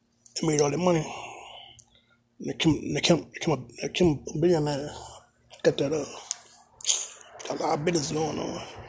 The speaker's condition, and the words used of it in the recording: Stuttering. I'm still getting my words out though.